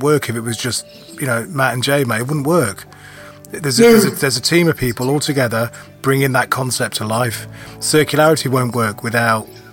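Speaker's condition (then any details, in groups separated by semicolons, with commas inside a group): No condition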